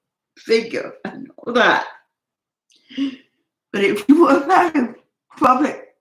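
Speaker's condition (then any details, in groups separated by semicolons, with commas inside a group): Cerebral palsy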